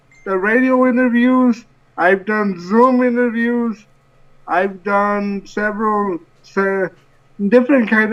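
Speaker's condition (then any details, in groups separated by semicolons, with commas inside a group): Cerebral palsy; from birth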